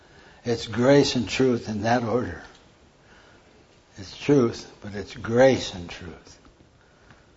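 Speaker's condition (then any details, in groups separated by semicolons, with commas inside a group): Parkinson's; hand tremor during talk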